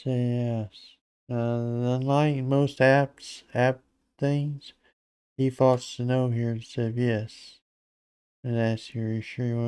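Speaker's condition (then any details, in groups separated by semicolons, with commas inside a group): Parkinson's disease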